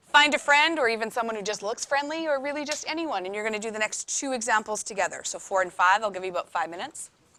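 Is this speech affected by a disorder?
No.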